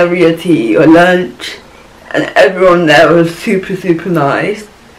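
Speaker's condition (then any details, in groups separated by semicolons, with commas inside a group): Cerebral palsy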